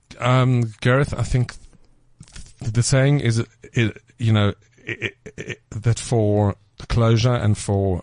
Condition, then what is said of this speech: Stuttering. Does it get worse when you are in a stressful situation?